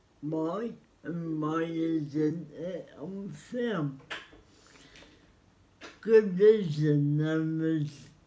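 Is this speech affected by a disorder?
Yes: cerebral palsy; spastic.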